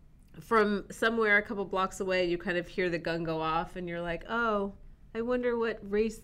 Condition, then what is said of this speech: None; typical speech.